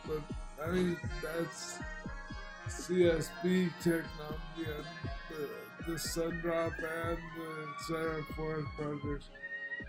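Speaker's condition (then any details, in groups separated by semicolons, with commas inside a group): Multiple sclerosis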